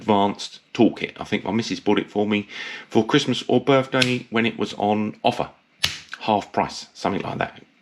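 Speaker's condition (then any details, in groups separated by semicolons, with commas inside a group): No condition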